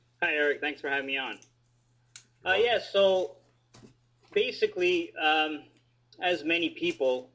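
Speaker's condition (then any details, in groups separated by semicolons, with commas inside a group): No condition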